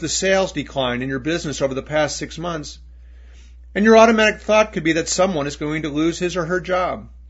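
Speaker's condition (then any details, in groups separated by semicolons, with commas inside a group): No condition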